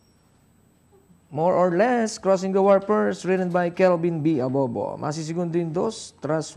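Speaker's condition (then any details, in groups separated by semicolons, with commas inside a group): No condition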